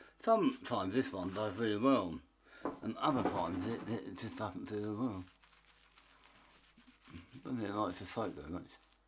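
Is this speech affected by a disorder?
Yes: tongue cancer; half tongue removed.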